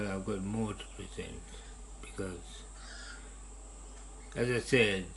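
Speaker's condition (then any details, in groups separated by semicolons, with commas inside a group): Parkinson's disease; idiopathic per hospital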